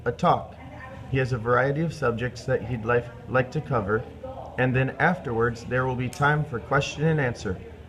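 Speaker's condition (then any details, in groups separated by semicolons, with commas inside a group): No condition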